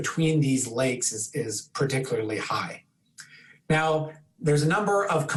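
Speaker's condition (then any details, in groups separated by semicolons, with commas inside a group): No condition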